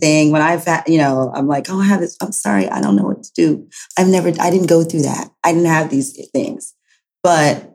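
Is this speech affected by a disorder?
No.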